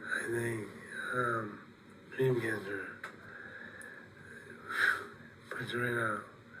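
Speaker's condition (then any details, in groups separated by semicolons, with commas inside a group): Parkinson's disease; voice not very good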